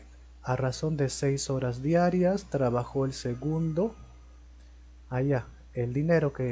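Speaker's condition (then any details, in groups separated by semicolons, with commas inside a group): No condition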